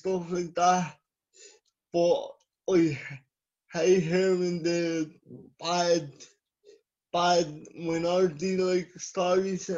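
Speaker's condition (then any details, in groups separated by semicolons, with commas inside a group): Cerebral palsy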